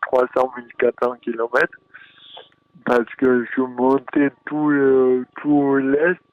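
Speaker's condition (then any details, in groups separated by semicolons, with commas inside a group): Dystonia; elocution disorder, fine motor impairment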